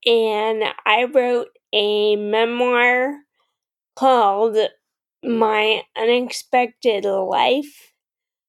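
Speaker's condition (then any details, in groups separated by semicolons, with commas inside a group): Friedreich's ataxia; ambulatory until about 21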